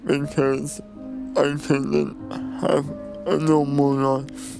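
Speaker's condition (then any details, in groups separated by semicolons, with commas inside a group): Cerebral palsy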